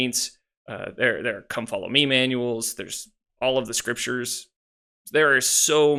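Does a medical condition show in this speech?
No.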